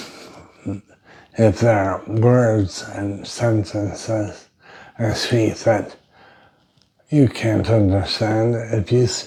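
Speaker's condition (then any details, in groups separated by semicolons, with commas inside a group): Brain injury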